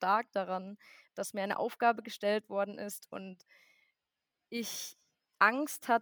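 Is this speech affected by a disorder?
No.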